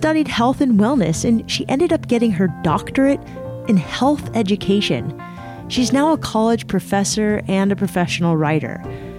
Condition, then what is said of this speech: None; typical speech.